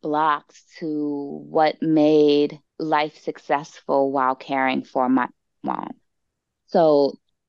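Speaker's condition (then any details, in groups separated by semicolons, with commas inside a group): Stuttering; discloses stutter at start of conversations; prolonged sounds, blocks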